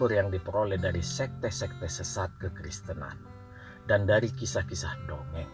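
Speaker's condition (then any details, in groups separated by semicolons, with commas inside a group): No condition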